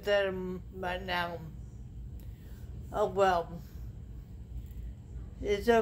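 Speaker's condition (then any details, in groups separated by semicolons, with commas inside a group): Traumatic brain injury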